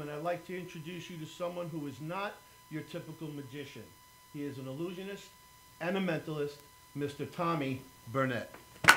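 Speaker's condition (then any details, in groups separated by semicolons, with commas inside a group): No condition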